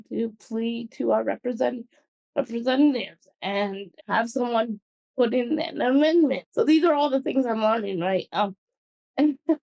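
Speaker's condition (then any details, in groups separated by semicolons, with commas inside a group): Cerebral palsy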